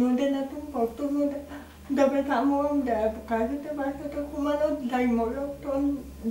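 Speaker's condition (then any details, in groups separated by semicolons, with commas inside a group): Cerebral palsy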